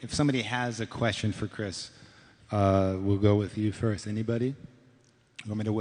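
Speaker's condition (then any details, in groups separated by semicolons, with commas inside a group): No condition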